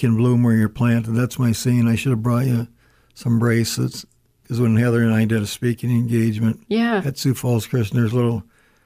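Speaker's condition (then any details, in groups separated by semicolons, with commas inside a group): Parkinson's disease; uses walker, near-death experiences; stutters and stammers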